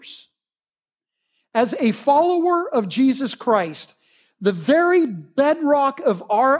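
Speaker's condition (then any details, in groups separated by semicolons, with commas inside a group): No condition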